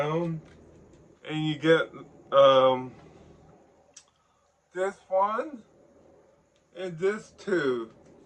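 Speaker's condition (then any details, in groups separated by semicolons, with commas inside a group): Ataxic cerebral palsy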